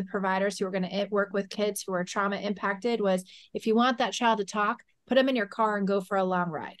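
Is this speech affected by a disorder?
No.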